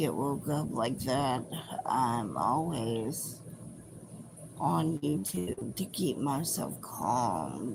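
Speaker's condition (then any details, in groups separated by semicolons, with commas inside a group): Cerebral palsy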